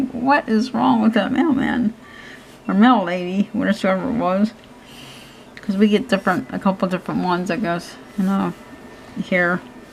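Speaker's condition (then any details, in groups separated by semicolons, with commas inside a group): Cerebral palsy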